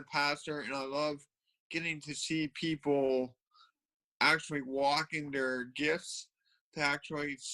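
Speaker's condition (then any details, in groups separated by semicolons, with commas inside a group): Cerebral palsy; from birth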